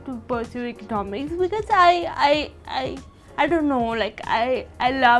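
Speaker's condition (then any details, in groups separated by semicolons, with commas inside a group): Cerebral palsy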